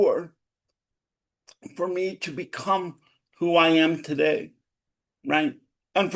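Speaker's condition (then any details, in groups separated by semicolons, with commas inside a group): Cerebral palsy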